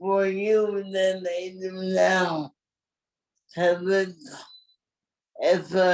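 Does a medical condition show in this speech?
Yes: cerebral palsy; from birth.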